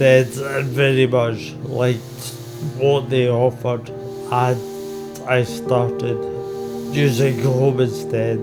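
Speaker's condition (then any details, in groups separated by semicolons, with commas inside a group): Motor neurone disease; tracheostomy after breathing deterioration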